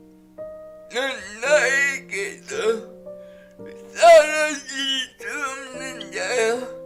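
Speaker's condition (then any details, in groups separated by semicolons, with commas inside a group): Brain lesion disability grade 1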